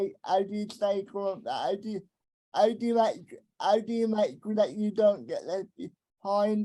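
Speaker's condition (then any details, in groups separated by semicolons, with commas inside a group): Cerebral palsy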